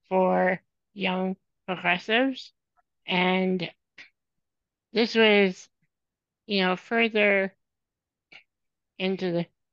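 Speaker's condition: Spinal muscular atrophy; depends on caregivers

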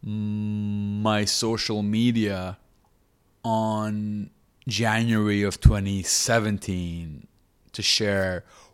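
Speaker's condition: Stutter; stutter since starting to speak, long severe and uncontrolled, earlier speech therapy in Lebanon ineffective; chest breathing technique from speech therapy program in England at 17, over a decade ago; still stutters, deep breath every few words, singing-like breathing, control needs constant work; prolonged sounds, blocks

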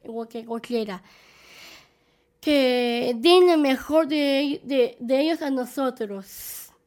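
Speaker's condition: Down syndrome; present from birth

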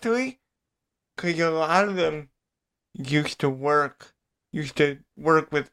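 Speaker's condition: Cerebral palsy, spastic quadriplegia; all four limbs affected

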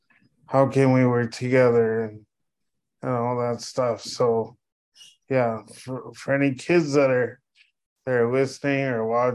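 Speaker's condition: Cerebral palsy; contractions compressing

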